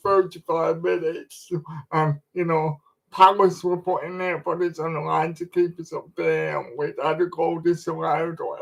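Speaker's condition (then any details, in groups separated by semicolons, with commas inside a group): Cerebral palsy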